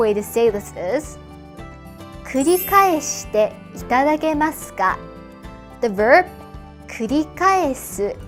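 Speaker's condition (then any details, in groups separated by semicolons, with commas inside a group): No condition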